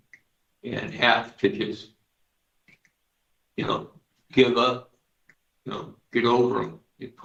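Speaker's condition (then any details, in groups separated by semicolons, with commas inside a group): Parkinson's disease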